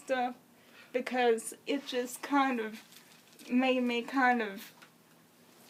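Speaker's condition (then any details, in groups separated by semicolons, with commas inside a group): Cerebral palsy; congenital, uses wheelchair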